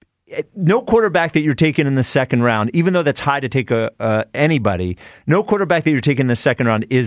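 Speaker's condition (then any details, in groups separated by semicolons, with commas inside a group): No condition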